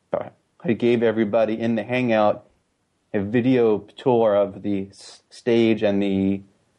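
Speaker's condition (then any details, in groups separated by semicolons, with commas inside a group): Stuttering; talks more freely about and advertises stuttering, less ashamed since joining Stutter Social hangouts; repeated sounds, prolonged sounds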